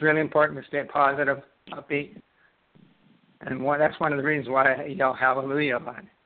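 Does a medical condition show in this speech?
Yes: Parkinson's disease; left-sided onset, smell and taste loss first, left index finger tremor, no medication, one brain therapy.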